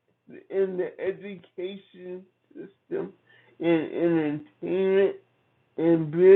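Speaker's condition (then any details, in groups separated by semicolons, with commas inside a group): Cerebral palsy; from birth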